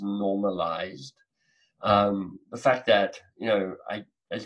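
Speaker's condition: Cleft lip and palate, mild

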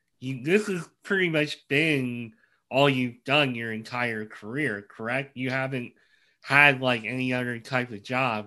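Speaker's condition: Cleft lip and palate; craniofacial condition

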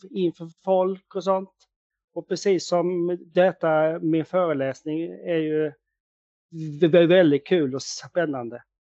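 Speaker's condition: Stuttering; onset at age 4-5, at 22 decided stuttering would not hinder him, Stamningsföreningen i Halland practice; rather good speech now, practises a lot in Stamningsföreningen i Halland, speaks publicly, lectures; gets stuck, formerly more at word starts, cannot get words out, past silent stuttering, short sentences, urge to speak fast; repeated sounds, prolonged sounds

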